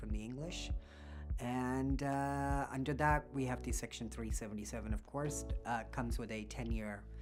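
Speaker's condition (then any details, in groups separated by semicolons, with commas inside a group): No condition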